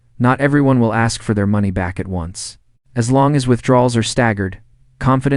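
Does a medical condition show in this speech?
No.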